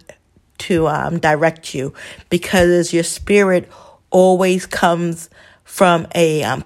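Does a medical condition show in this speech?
Yes: stuttering; traumatic brain injury; stumbles on words, may ramble; here prolonged sounds.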